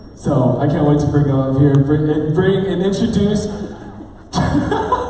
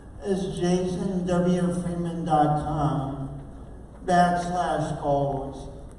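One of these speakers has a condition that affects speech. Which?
The second: oxygen-related condition, speech impairment; oxygen-related, coordination differences; speech impairment, voice sounds different.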